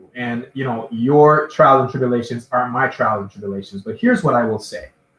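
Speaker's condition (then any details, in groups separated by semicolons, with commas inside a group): No condition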